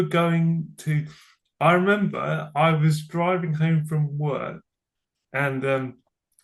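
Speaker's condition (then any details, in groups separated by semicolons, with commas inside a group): Cerebral palsy; from birth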